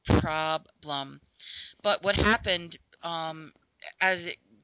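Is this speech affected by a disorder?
Yes: stuttering; stuttering first remembered around age five, covert most of adult life, open about it for about 4 years; stutters openly, discloses stuttering at work and to students, lets stuttering come out; hid stuttering by avoiding talking and switching words, later slipping out more; here blocks.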